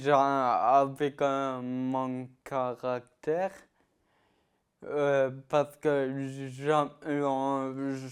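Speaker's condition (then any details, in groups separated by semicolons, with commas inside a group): Ataxia-telangiectasia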